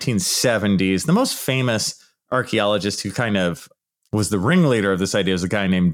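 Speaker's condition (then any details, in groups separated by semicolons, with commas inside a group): No condition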